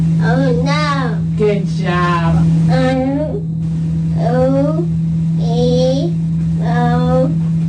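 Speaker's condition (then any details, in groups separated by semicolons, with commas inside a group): Childhood apraxia of speech; off-target movements, sound distortions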